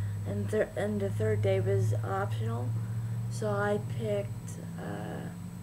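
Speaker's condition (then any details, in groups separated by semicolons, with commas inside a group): Cerebral palsy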